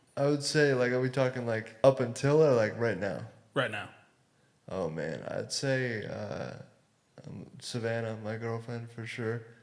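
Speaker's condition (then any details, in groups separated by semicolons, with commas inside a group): Cerebral palsy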